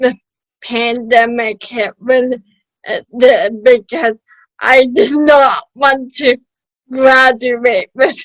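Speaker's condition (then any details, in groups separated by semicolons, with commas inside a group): Cerebral palsy; self-identified, spasticity, wheelchair user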